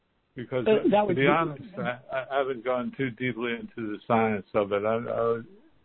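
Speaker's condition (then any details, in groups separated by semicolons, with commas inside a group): Parkinson's; assessment due in september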